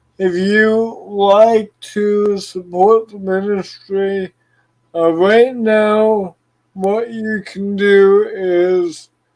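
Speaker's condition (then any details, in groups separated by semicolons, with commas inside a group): Cerebral palsy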